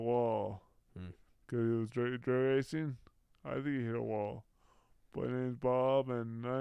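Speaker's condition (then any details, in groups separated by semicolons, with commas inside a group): Brain injury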